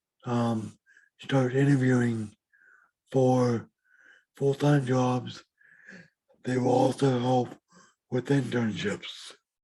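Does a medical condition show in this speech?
Yes: cerebral palsy.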